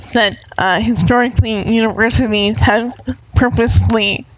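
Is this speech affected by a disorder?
Yes: cerebral palsy; cerebral palsy from brain damage at birth, uses wheelchair, support service dog Jax.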